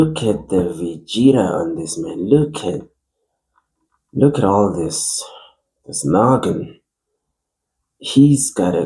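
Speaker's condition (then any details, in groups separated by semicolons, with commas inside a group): No condition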